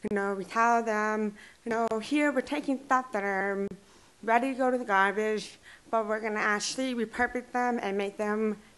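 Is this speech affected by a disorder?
Yes: deaf and hard of hearing; since childhood.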